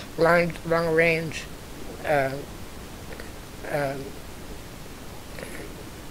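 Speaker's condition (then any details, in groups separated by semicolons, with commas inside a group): Spinal muscular atrophy type two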